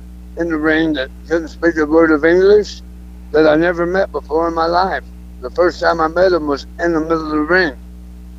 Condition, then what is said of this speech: Throat cancer. And I want to preface this by letting people know, no, I haven't been drinking.